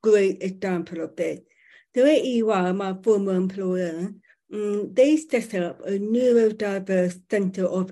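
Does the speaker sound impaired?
Yes: profoundly deaf, born profoundly deaf.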